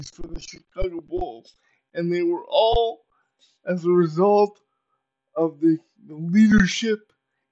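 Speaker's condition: Cerebral palsy; uses power wheelchair, very little fine motor skill, very poor balance

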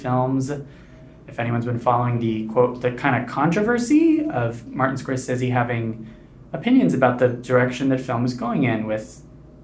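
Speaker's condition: No condition

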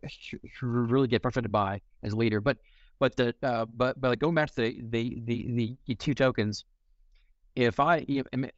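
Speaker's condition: Stuttering; stutters in conversation, disfluencies may sound like audio buffering; repeated words, prolonged sounds

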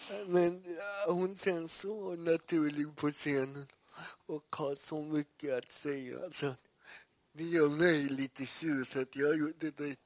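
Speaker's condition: Cerebral palsy; poor balance

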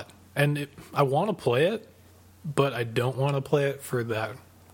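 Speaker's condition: No condition

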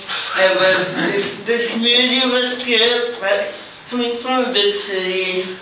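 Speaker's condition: Cerebral palsy

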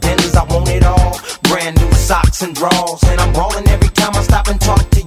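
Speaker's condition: No condition

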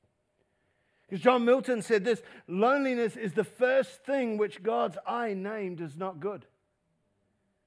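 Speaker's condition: No condition

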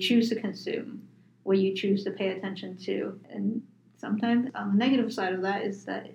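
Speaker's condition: No condition

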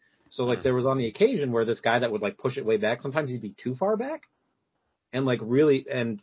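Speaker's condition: No condition

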